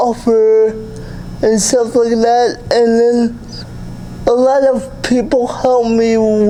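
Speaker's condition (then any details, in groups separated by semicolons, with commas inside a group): Cerebral palsy; able to speak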